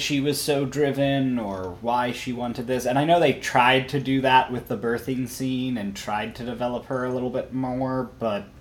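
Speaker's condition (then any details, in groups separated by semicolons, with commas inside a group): No condition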